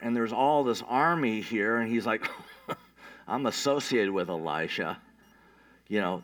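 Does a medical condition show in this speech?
Yes: cleft palate; revived by nurse.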